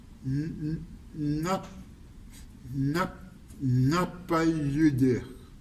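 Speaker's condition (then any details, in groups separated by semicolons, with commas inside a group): Cerebral palsy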